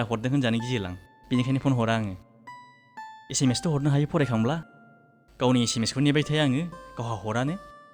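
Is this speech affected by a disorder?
No.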